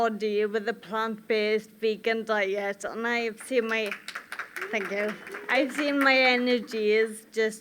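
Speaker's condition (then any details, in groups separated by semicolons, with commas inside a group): Friedreich's ataxia; life-limiting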